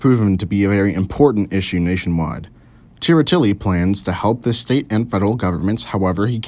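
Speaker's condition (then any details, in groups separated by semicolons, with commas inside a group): No condition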